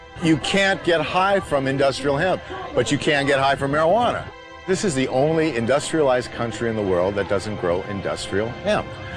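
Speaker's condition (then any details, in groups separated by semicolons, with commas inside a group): No condition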